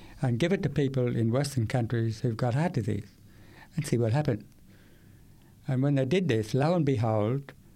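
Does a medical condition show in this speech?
Yes: profound deafness; profound deafness acquired at age 8 after language acquisition, not born deaf; profound hearing loss for many years, struggles in difficult listening situations; speaks orally, language acquired before hearing loss.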